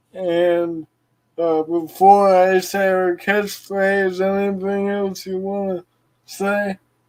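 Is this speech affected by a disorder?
Yes: cerebral palsy.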